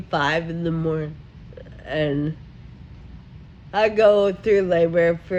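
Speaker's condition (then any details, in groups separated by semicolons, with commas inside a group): Friedreich ataxia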